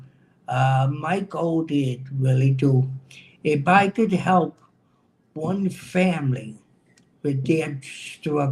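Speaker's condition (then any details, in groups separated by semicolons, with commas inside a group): Cerebral palsy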